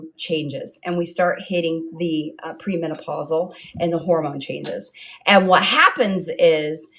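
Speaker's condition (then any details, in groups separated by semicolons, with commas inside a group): No condition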